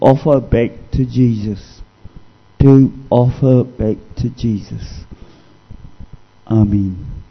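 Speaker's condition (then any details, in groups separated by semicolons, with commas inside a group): Cerebral palsy; discovered at age 2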